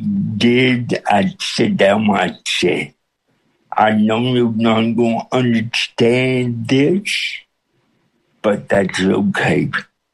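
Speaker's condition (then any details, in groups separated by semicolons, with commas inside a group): Cerebral palsy with speech impediment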